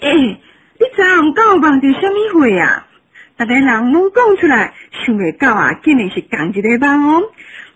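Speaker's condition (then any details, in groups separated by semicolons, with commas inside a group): No condition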